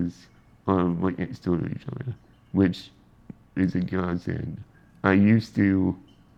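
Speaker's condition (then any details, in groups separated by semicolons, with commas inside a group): Spinal muscular atrophy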